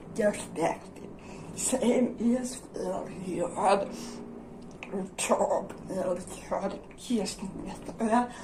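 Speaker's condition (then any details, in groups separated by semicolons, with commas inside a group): Dystonia; generalized dystonia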